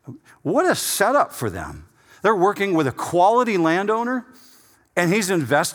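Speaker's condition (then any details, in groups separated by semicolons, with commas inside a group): No condition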